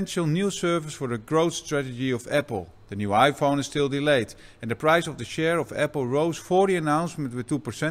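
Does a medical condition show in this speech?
No.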